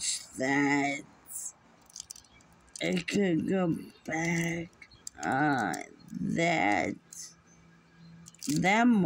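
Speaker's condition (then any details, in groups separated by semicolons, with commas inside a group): Muscular dystrophy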